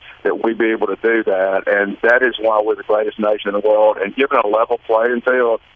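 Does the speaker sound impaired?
No.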